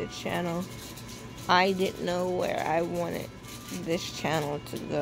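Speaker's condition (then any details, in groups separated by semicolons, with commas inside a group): Cerebral palsy; present from birth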